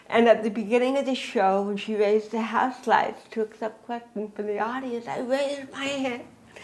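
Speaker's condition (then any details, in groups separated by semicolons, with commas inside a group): Cerebral palsy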